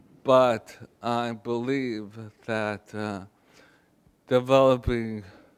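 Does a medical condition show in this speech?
Yes: ALS, through a speech-generating device; wheelchair user.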